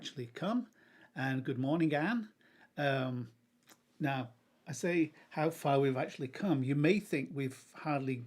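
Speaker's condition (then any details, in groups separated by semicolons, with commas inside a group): No condition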